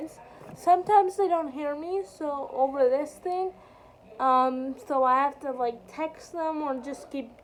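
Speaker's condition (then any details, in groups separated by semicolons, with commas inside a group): Cerebral palsy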